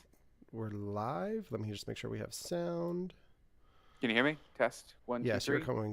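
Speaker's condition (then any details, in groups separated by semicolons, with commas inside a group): No condition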